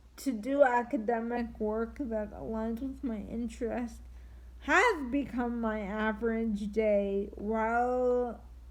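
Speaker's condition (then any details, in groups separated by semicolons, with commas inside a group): Triplegic cerebral palsy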